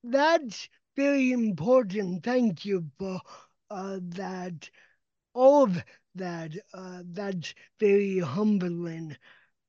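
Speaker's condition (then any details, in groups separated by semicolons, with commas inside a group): Cerebral palsy; developmental disability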